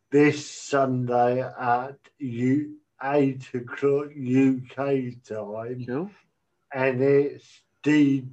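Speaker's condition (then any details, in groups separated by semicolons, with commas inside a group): Cerebral palsy; uses walking stick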